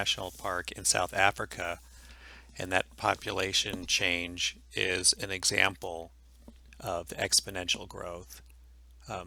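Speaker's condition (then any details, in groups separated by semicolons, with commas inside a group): No condition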